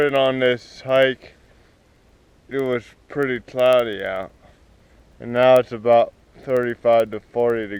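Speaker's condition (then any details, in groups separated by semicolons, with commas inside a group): Cerebral palsy; spastic, affects walking and legs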